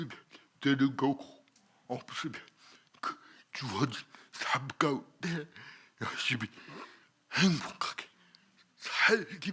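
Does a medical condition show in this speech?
Yes: cerebral palsy.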